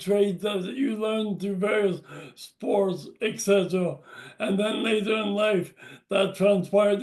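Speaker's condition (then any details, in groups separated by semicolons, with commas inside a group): Brain injury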